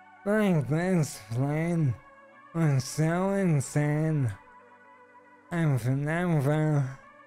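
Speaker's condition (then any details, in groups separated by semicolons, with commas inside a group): ALS; stem cell treatment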